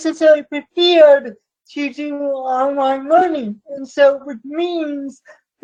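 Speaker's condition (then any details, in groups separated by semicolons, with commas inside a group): Cerebral palsy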